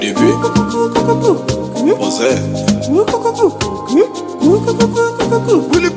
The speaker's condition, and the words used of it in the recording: No condition.